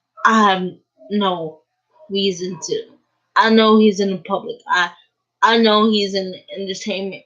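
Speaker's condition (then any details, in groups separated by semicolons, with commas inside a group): Cerebral palsy; uses a wheelchair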